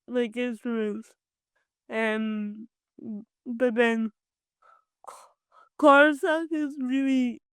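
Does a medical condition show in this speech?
Yes: cerebral palsy; from birth.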